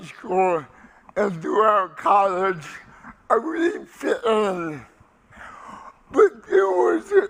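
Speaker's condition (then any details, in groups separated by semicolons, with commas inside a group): Cerebral palsy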